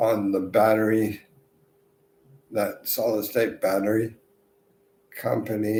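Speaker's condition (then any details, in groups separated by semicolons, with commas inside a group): Multiple sclerosis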